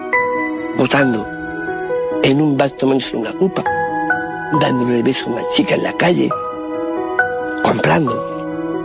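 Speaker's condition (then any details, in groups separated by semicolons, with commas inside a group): Down syndrome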